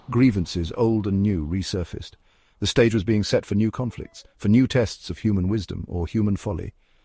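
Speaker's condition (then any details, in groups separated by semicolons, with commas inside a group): No condition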